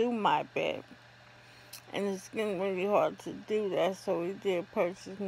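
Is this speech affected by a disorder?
Yes: ALS.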